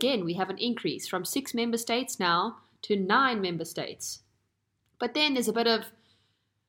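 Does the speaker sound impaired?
No.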